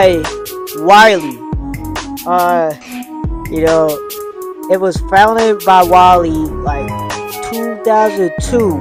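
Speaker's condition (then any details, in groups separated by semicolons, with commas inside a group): No condition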